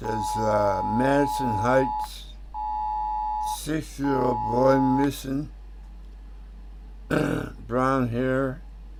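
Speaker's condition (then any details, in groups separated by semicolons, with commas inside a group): Tongue cancer; tongue tumor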